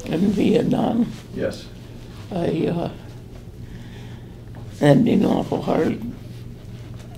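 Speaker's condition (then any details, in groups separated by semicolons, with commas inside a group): Traumatic brain injury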